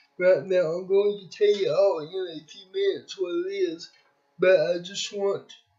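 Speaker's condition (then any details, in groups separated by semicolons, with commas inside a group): Cerebral palsy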